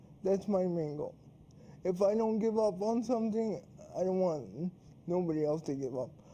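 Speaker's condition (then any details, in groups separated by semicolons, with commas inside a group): Cerebral palsy; limited mobility, trouble using touchscreens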